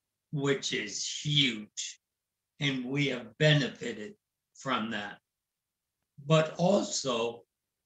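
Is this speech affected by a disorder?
Yes: ALS.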